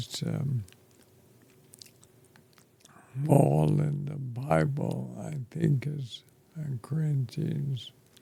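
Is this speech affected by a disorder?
Yes: ALS; affects chest and throat.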